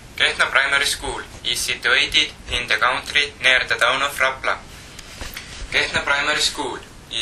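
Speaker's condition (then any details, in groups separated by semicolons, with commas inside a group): No condition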